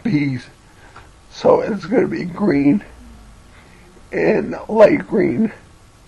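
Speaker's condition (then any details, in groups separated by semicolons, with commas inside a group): Cerebellar ataxia from brain tumour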